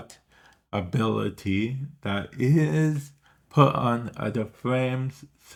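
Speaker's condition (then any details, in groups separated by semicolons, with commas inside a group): Cerebral palsy; affects speech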